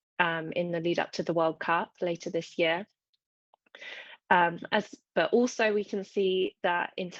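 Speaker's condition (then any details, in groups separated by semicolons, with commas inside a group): No condition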